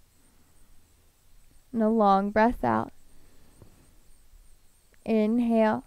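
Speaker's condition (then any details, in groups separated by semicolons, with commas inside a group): No condition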